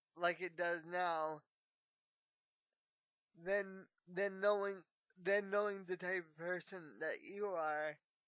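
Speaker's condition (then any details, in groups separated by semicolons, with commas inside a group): Cerebral palsy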